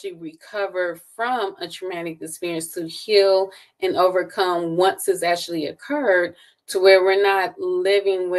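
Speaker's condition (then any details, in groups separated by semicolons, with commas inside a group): No condition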